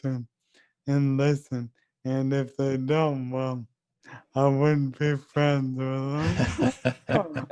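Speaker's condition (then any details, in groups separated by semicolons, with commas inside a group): ALS; leg onset, speech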